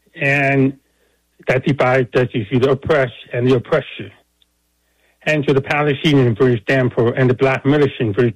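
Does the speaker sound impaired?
Yes: deafness; deaf accent.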